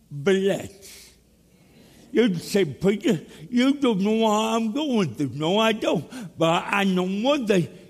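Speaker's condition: Cerebral palsy; speech impediment

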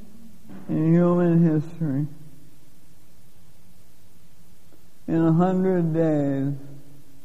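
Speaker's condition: Lou Gehrig's disease; given 3 to 5 years to live

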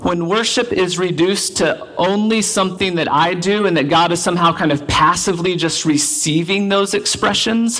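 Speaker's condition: No condition

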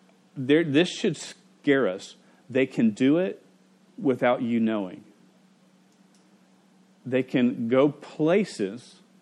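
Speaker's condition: Stutter; stutter since age five, persisting through adulthood; at times blocks and cannot say own name; repeated sounds, blocks

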